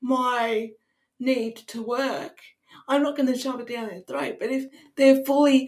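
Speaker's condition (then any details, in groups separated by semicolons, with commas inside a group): Cerebral palsy; needs support worker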